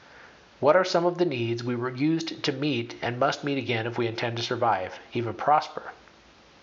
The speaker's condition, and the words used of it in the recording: None; typical speech.